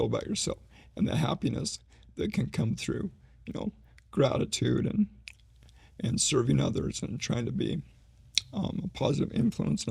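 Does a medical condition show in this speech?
Yes: ALS; needs voice rest during conversation.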